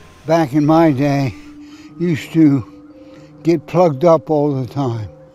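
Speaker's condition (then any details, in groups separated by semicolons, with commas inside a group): Parkinson's disease; over 20 years since diagnosis, affects walking, speech exercises; affects speech and swallowing, speech getting smaller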